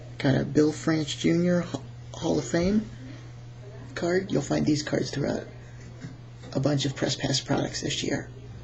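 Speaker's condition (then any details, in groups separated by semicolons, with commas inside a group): No condition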